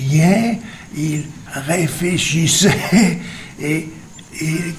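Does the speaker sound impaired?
Yes: stroke with aphasia; stroke at 49 at Mayan site in Yucatan, Mexico, after headaches, sudden collapse, unconscious; about 2 years 4 months after stroke, slow progress, song-based speech therapy with therapist Juliette; halting, needs time, repeats phrases after helper, understood well only by few people, worse with fear.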